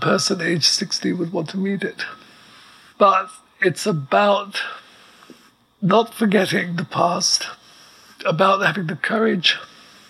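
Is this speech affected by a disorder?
Yes: ALS; progressive neuromuscular illness, effectively quadriplegic, paralyzed from neck down, wheelchair within six months of diagnosis; about two years since diagnosis, plastic nasal pump behind neck sets breaths, respirator, no pain, writes by dictation; very weak voice needing amplifier, respirator audible in background.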